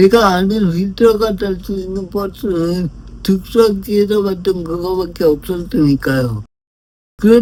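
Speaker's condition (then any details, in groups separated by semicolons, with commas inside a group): Brain lesion disability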